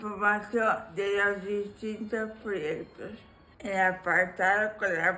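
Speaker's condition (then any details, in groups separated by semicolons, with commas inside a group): Brain injury from traffic accident; some years ago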